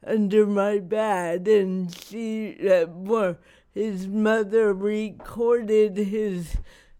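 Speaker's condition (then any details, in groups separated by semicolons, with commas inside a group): Cerebral palsy; wears down with age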